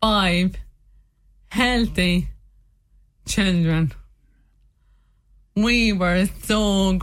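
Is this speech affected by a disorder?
Yes: motor neurone disease; diagnosed by elimination at hospital in Limerick, began with fatigue and struggling with physical tasks; very limited hand use, hands worst affected, difficulty eating, walking limited but still tries.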